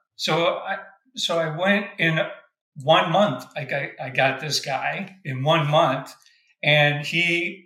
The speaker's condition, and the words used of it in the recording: Stuttering. Yeah, so you wouldn't have recognized me because if you were with me more, because it's stutter, it's paranoia, it's I can do this, but I can't do this.